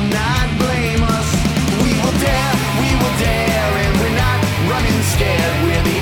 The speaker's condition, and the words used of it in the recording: No condition.